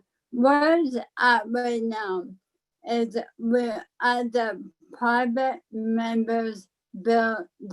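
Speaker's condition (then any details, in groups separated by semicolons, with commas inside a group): ALS; slight speech impairment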